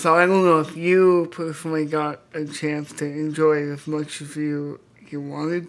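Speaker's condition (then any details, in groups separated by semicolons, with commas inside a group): Cerebral palsy; speech affected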